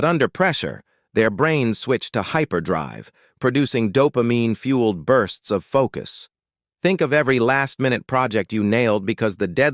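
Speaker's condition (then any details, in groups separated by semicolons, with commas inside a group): No condition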